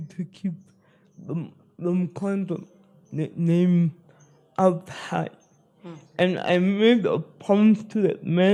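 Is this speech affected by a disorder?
Yes: spastic cerebral palsy.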